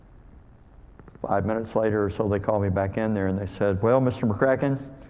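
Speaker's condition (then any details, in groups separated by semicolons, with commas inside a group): Cleft lip and palate; called hair lip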